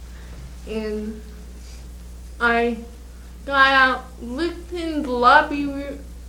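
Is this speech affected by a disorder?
Yes: cerebral palsy; slurred, unintelligible when excited.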